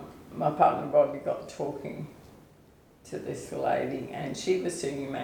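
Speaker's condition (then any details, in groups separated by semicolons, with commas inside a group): ALS/MND; progressive paralysis, prior immunoglobulin therapy, deterioration continuing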